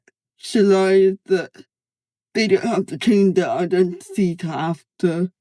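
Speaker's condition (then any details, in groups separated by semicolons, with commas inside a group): Cerebral palsy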